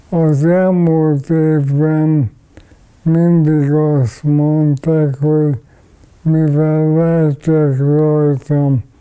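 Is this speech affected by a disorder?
Yes: ALS.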